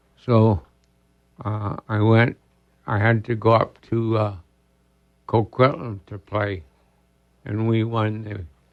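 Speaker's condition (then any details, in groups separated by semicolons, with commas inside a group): ALS; diagnosed about two years ago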